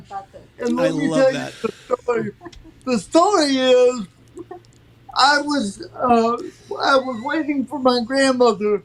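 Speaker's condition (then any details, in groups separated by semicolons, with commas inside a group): Cerebral palsy; from birth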